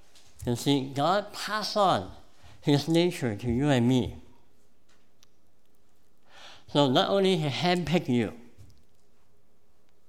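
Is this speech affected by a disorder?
Yes: cleft palate; congenital cleft palate.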